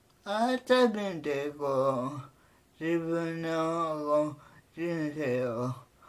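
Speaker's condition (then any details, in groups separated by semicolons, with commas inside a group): Cerebral palsy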